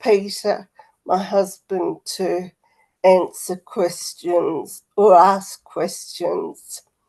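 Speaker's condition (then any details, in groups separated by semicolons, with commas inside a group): Motor neurone disease; PEG feeding tube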